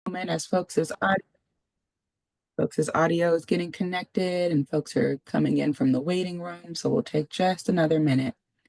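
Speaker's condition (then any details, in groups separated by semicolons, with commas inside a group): No condition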